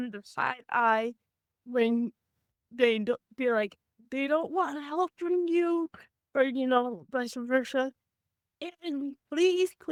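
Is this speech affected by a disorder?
Yes: cerebral palsy; had speech therapy.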